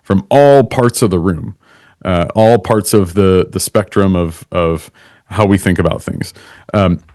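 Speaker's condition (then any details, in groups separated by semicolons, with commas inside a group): No condition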